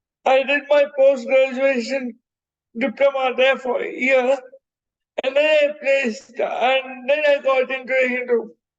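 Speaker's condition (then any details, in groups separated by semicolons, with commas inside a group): Cerebral palsy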